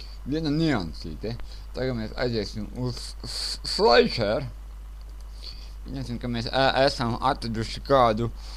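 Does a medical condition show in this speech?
Yes: cerebral palsy; speech not very clear.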